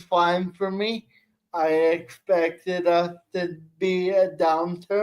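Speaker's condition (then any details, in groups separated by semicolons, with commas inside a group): Cerebral palsy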